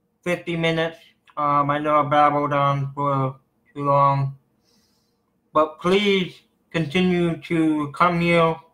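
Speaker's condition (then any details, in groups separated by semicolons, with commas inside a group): Cerebral palsy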